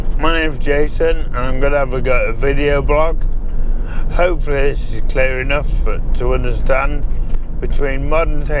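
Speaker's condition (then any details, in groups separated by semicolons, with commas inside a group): MND; synthetic voice from banked voice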